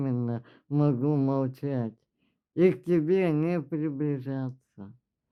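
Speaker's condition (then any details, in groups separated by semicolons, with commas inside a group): Spinal muscular atrophy; progressive motor neuron loss, progressive loss of movement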